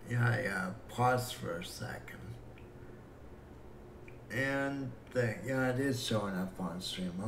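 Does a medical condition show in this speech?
Yes: cerebral palsy; breathing fine.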